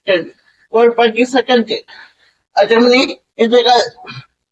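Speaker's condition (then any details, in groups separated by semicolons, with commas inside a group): Cerebral palsy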